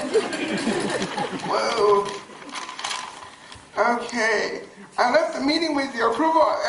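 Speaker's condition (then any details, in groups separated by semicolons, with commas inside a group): Cerebral palsy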